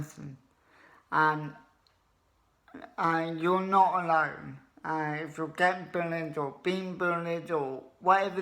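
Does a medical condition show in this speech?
Yes: cerebral palsy; wheelchair user; obvious speech impediment.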